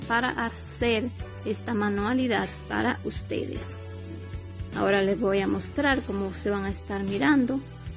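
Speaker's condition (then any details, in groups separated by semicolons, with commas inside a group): No condition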